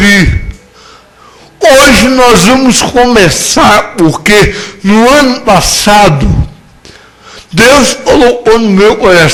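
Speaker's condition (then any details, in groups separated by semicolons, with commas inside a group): Cerebral palsy; no speech as child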